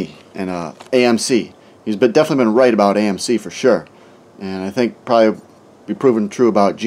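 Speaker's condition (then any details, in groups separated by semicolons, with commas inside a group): No condition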